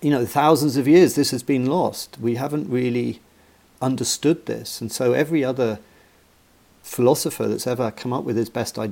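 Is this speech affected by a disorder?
No.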